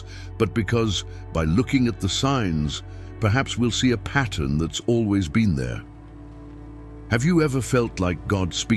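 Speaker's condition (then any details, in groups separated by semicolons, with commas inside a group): No condition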